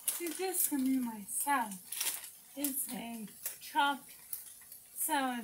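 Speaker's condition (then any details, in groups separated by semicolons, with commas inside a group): Brain injury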